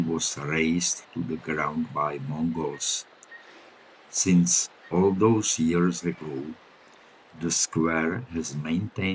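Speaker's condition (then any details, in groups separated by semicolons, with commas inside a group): No condition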